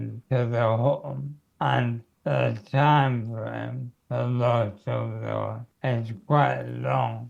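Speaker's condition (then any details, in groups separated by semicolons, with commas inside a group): Motor neurone disease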